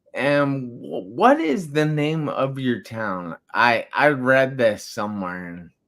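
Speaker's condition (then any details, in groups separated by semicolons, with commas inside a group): Traumatic brain injury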